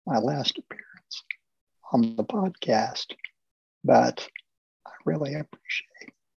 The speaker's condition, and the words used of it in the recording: ALS (motor neuron disease). Frustrating when I don't have a voice like today, but no pain from the ALS.